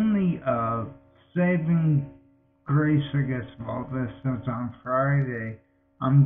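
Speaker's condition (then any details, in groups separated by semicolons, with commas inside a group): Multiple sclerosis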